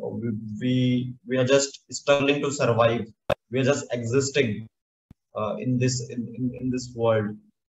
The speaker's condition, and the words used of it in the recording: Stuttering. I think talking about stammering, it doesn't affect my everyday life anymore, but the first 20 years of my life was very difficult because I was living in denial.